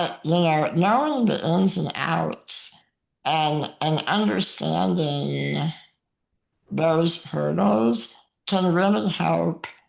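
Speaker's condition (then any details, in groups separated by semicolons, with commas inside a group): Muscular dystrophy; uses wheelchair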